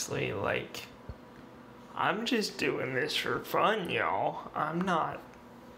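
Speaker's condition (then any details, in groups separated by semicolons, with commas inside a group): Cerebral palsy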